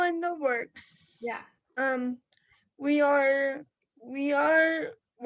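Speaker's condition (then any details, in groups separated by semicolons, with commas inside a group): Cerebral palsy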